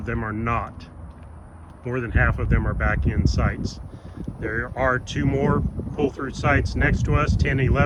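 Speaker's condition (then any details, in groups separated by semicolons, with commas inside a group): No condition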